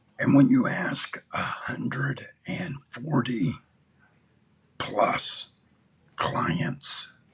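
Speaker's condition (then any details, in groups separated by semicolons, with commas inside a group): Throat cancer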